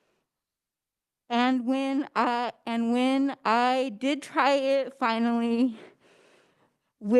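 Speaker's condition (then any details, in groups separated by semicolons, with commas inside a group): Cerebral palsy; spasticity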